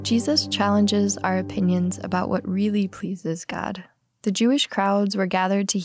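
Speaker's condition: No condition

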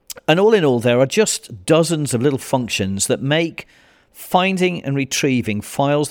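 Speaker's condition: No condition

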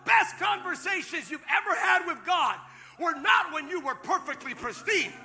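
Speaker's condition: No condition

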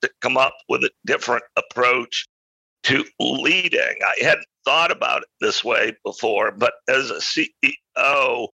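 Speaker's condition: Spasmodic dysphonia; talked less to protect voice

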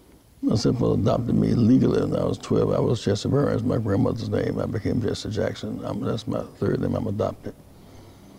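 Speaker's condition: Parkinson's disease; exaggerated movements

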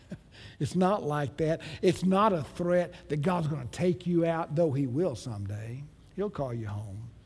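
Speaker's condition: No condition

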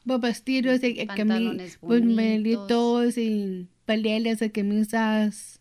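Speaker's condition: Down syndrome; 24 years old; often answers for her

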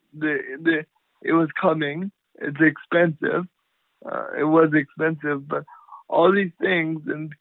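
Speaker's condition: Cerebral palsy; from birth, lifelong, power wheelchair, cannot walk, only left hand usable; uses voice very well, Siri voice texting on iPhone works with practice, sometimes misrecognized words

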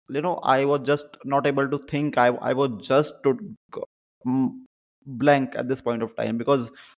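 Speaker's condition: Stammering; stammering since childhood; no stammering noticed during this interview; sometimes stammers on words beginning with s; prolonged sounds, blocks

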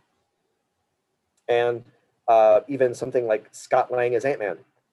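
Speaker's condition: No condition

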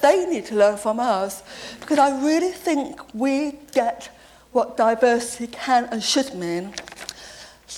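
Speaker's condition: Deafness; deaf since age seven

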